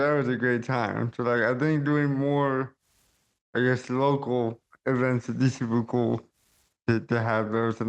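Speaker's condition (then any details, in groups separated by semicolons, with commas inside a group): Cerebral palsy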